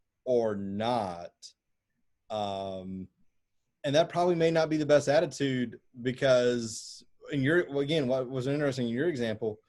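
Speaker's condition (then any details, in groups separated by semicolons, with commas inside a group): No condition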